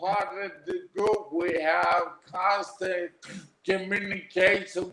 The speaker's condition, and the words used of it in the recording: Aphasia. Even though I talk um, I talk a little different, you gotta understand what I'm saying.